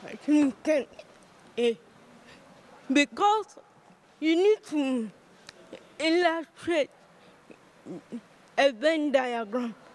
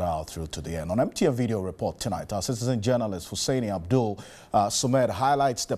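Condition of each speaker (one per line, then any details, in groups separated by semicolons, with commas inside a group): Cerebral palsy; affects muscle tone, movement, motor skills
No condition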